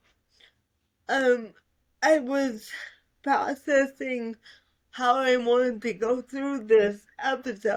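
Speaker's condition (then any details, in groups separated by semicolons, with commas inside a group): Cerebral palsy; voice affected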